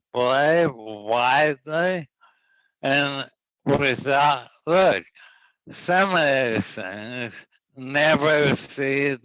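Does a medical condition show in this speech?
Yes: ALS.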